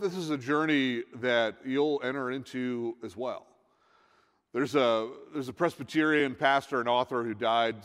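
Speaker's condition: No condition

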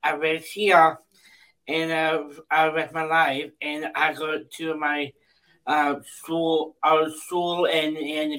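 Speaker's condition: Down syndrome; congenital

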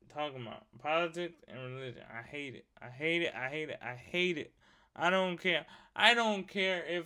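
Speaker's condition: Cerebral palsy; not slow

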